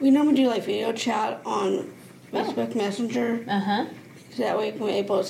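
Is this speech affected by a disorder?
Yes: Down syndrome.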